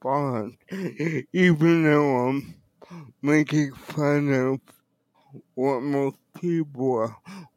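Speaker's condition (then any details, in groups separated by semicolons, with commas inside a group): Cerebral palsy; wheelchair user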